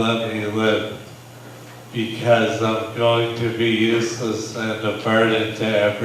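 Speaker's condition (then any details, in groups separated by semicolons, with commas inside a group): Brain injury; breath runs short during sentences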